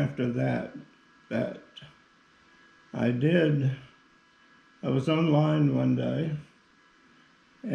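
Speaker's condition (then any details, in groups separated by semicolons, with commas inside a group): Parkinson's disease; tremor main symptom, balance problems, dyskinesia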